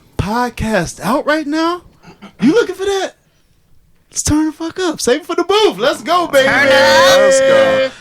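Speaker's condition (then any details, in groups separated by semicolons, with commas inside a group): No condition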